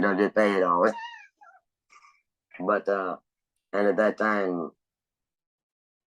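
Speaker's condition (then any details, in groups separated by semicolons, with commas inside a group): Laryngectomy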